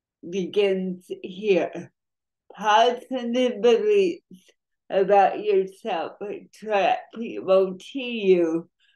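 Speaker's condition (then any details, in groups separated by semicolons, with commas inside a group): Cerebral palsy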